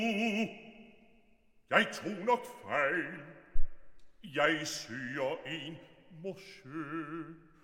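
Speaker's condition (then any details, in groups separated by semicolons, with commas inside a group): No condition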